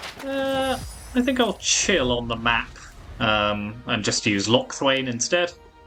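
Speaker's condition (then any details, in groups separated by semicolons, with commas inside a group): No condition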